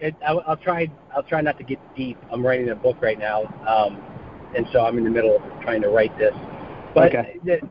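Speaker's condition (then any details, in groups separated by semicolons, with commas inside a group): No condition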